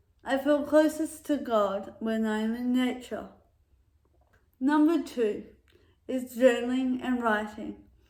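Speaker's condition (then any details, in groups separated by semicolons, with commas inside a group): Cerebral palsy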